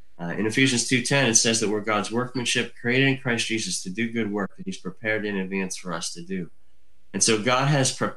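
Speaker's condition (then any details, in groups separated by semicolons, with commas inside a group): Cleft lip and palate; from birth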